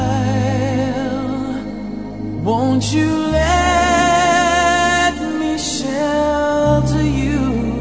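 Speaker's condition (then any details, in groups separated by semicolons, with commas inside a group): No condition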